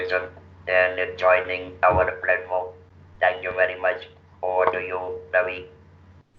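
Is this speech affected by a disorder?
Yes: laryngectomy.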